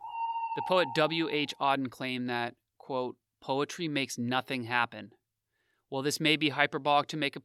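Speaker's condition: No condition

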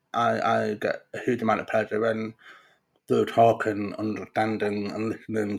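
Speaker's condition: Profound deafness; congenital profound deafness

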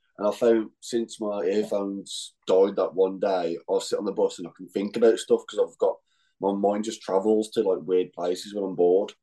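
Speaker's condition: No condition

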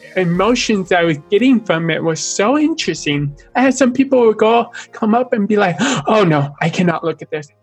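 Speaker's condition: Deafness; born deaf both ears, implant at 13, speech therapy ages 2-3 to 10-11, redone after implant; speech okay, still has accent; struggles with speaking, no full sentences until age five, sign language learned later

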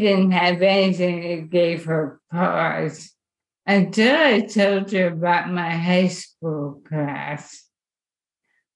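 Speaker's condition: ALS; onset with wrist weakness and reduced grip

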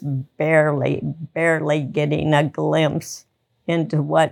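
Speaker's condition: ALS; diagnosed about 3 years ago

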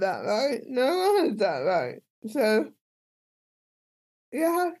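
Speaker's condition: Cerebral palsy; speech impediment

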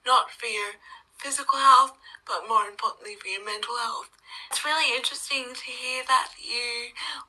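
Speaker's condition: Cerebral palsy; present since childhood

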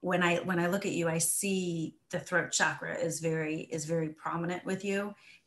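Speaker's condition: No condition

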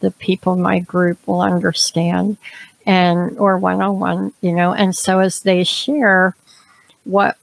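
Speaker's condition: Cleft palate, severe; unclear speech at school age

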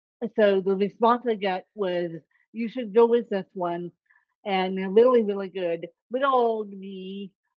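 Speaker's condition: Ataxic spastic cerebral palsy; physical disability, cannot type, cannot hold a book, uses power chair; uses speech dictation to write, learned via the Creative Pen Podcast

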